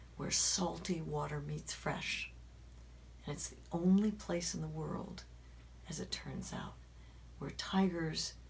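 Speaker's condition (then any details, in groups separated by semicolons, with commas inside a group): No condition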